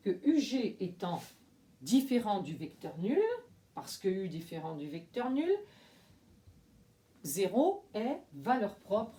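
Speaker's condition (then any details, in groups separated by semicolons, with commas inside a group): No condition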